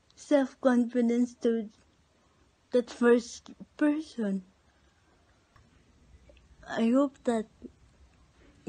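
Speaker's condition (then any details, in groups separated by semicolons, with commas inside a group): Cerebral palsy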